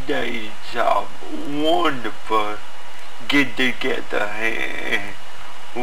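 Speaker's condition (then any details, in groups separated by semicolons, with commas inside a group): Cerebral palsy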